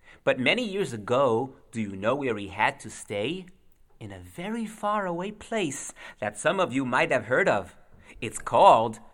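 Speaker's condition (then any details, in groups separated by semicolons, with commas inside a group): No condition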